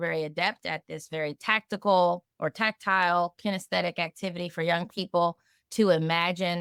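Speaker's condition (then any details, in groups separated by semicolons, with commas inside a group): No condition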